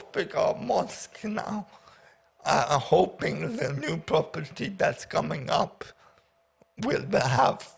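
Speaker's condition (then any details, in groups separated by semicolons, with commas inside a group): Paraplegia with essential tremor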